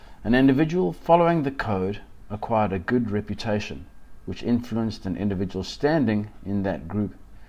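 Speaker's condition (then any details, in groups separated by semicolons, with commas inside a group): No condition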